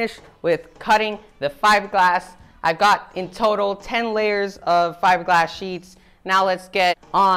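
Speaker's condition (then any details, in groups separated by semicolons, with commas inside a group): No condition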